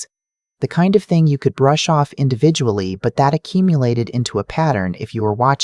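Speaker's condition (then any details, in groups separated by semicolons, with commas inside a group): No condition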